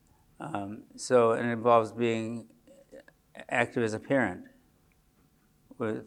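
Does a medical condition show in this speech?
Yes: Parkinson's disease; age 74; more tremor than usual today.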